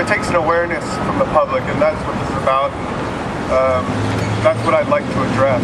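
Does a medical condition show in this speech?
No.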